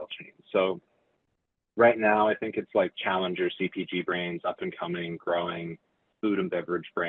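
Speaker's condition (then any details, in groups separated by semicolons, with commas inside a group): No condition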